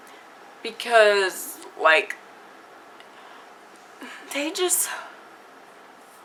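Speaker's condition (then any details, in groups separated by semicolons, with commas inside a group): Cerebral palsy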